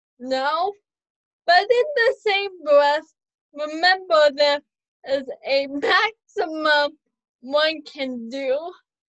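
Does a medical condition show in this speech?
Yes: cerebral palsy, spastic quadriplegic, mild.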